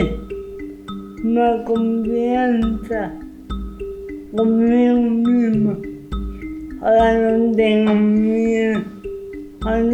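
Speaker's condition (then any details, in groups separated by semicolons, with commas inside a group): Cerebral palsy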